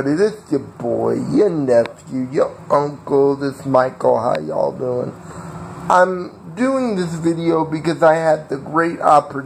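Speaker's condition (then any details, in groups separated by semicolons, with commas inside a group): Cerebral palsy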